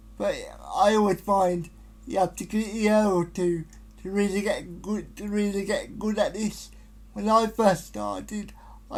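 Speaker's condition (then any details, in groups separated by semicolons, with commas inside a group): Cerebral palsy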